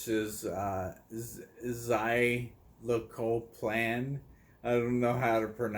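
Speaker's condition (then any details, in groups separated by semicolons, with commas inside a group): ALS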